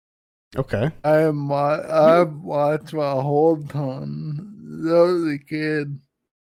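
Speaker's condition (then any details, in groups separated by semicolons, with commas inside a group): Friedreich's ataxia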